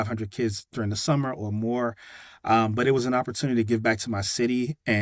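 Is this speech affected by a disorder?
No.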